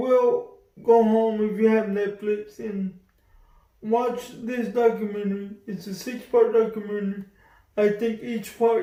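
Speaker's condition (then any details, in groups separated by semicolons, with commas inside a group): Cerebral palsy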